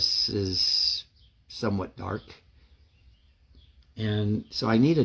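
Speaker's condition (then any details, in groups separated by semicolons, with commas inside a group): No condition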